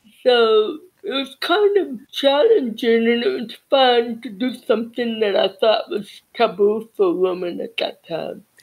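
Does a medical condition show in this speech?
Yes: cerebral palsy.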